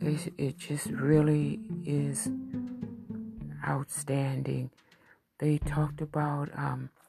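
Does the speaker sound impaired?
No.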